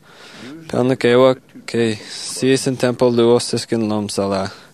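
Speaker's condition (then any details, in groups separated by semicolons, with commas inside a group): No condition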